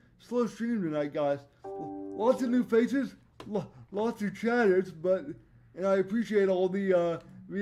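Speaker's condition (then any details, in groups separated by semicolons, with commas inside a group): Cerebral palsy; voice tone sometimes odd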